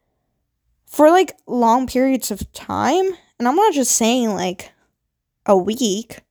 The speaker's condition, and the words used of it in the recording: No condition.